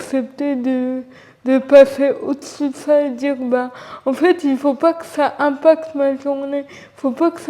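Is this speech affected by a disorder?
Yes: cerebral palsy; from birth, uses wheelchair.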